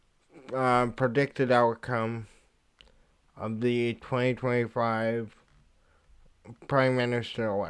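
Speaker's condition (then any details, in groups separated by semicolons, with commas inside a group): Cerebral palsy; speech affected by cerebral palsy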